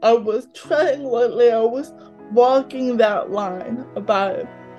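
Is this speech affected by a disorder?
Yes: cerebral palsy, mild; mouth affected.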